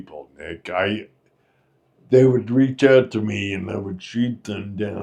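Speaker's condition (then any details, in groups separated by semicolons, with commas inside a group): Friedreich's ataxia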